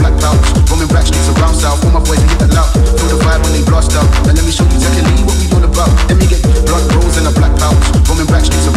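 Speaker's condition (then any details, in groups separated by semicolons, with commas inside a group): No condition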